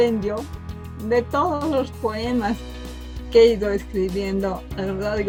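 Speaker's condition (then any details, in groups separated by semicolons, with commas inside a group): Cerebral palsy from birth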